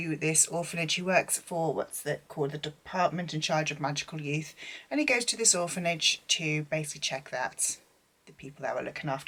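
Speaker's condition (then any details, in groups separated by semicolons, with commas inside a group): No condition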